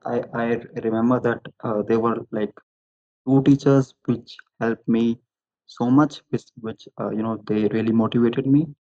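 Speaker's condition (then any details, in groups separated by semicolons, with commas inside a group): Stammering; stammer since very young age, at 16 blocked, stammered and spat during school assembly speech; adult, openly discloses stammer, expects to stammer during this conversation, asks listeners for patience; stammers less when more confident, stammers when nervous; repeated words, prolonged sounds, blocks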